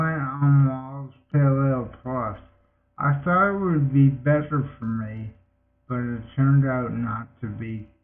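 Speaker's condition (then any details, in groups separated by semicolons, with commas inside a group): Multiple sclerosis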